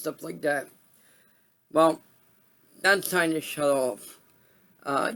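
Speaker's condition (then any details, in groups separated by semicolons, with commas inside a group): Cerebral palsy; voice sound affected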